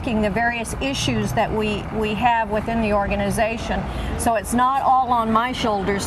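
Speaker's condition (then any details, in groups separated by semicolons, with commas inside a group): No condition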